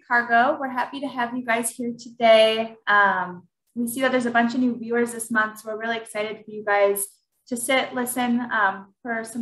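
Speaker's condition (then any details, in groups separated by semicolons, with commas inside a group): No condition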